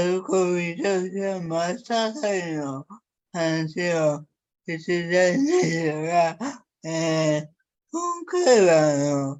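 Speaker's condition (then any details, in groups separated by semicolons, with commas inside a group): Cerebral palsy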